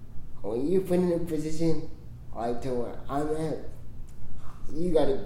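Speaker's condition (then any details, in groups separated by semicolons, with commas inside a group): Cerebral palsy; congenital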